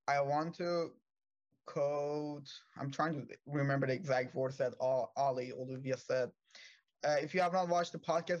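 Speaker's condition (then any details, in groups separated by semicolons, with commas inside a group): No condition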